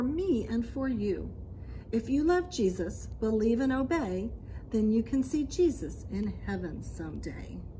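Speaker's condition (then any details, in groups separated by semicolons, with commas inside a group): No condition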